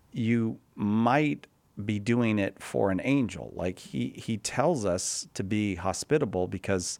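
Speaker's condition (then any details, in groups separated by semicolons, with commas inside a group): No condition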